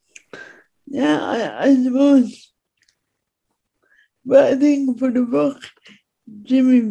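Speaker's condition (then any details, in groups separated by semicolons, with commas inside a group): Speech impediment; disabled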